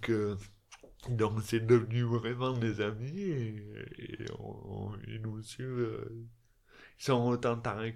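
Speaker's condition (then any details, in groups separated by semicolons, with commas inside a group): Dystonia; affects fine motor skills and speech, judo since age 3 to compensate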